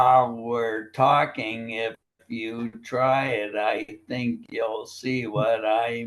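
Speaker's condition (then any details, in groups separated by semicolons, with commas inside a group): Primary lateral sclerosis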